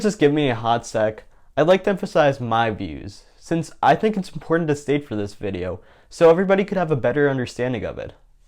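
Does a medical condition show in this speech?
No.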